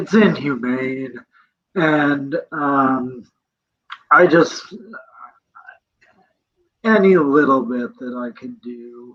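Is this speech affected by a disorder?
Yes: cerebral palsy; present from birth.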